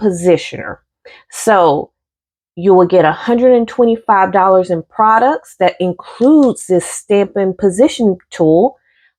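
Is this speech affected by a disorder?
No.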